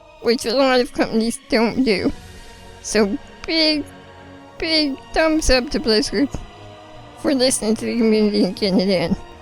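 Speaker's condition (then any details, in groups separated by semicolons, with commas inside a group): Spinal muscular atrophy; can't breathe well lying prone, breathing exercises, gets winded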